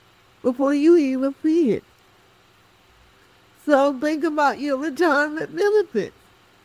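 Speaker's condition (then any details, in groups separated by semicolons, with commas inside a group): Cerebral palsy; speech affected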